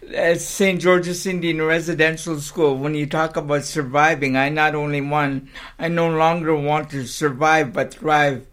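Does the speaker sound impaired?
Yes: cerebral palsy.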